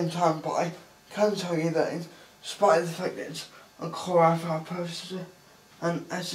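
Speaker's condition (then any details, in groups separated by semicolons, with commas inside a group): Cerebral palsy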